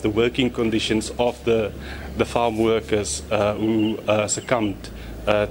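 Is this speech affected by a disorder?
No.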